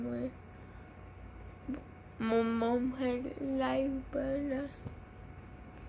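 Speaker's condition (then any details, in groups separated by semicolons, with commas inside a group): Cerebral palsy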